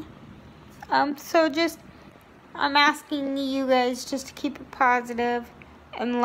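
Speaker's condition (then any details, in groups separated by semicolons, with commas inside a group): Cerebral palsy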